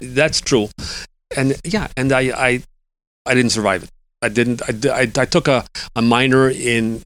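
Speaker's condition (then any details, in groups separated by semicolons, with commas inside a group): Stuttering; stutter since childhood, through school and early working years; largely stopped after Dale Carnegie public speaking course, still occasional stutter, fear of speaking gone; worse when stressed or tired, phone calls very hard, once could barely talk to anyone; repeated sounds, repeated words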